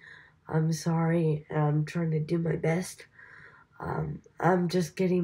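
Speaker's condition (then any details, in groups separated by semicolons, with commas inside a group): Cerebral palsy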